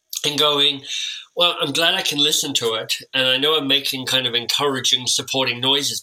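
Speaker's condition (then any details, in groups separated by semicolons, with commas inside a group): Cleft lip and palate; time with an orthodontist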